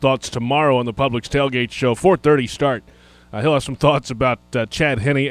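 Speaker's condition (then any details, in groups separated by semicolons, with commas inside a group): No condition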